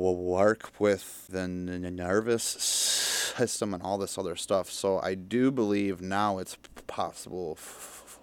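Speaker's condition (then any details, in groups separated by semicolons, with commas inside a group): Stutter; stutter since young childhood, speech help stopped around age 11 or 12, therapy, 12-step programs, now sober; still stutters, public speaking still hard, sounded fluent on air, feels safe in studio; stutters on f of furniture mover, no stutter when drunk, cares less when feeling safe; repeated sounds, prolonged sounds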